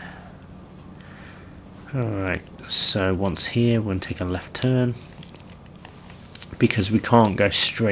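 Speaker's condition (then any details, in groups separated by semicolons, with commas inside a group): No condition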